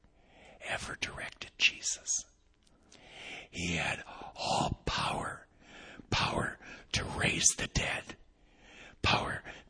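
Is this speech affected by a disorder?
Yes: vocal cord paralysis, unilateral.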